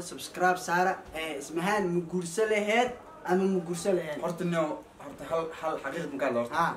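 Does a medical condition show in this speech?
No.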